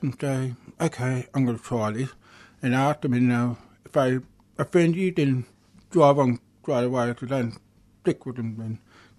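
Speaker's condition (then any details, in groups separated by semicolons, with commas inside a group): Deafness; asks others to speak slowly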